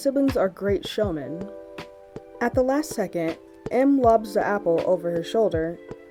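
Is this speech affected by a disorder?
No.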